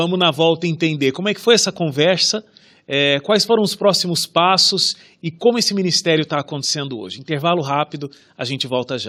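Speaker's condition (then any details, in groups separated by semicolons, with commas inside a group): No condition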